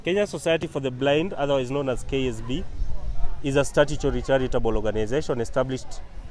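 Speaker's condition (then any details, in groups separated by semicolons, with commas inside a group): No condition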